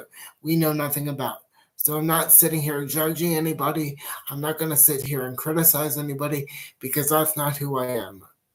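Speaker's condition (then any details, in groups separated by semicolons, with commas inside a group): Cerebral palsy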